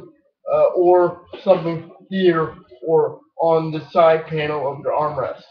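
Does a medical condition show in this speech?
Yes: cerebral palsy, spastic diplegia.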